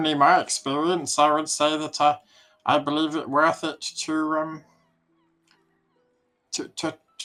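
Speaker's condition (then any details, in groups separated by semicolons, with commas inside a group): No condition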